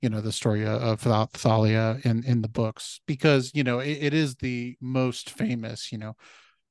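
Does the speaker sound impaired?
No.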